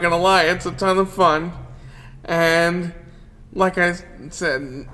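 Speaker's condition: Cerebral palsy; wheelchair user

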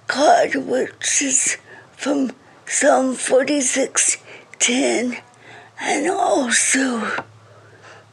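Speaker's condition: Cerebral palsy; speech affected, reading very slow

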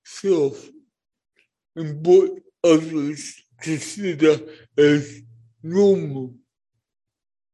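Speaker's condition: Cerebral palsy; speech impediment, first 5 minutes hardest to follow, listeners get used to it, transcript provided

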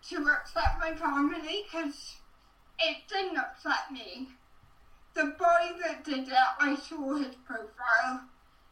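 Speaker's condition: Cerebral palsy

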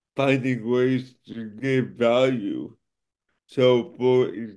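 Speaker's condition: Cerebral palsy; cerebral palsy from birth, affects speech and motor skills, poor balance and falls in childhood

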